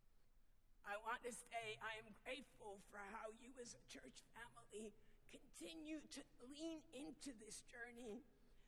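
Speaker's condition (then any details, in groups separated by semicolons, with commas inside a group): Vocal dysphonia; lost singing ability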